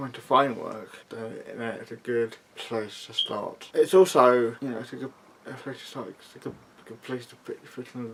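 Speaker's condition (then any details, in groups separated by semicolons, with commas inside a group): Cerebral palsy; mild, affects muscles and speech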